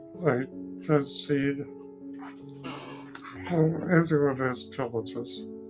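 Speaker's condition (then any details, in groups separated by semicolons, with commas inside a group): Duchenne muscular dystrophy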